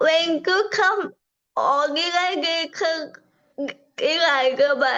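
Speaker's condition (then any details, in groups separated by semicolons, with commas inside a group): Cerebral palsy; from birth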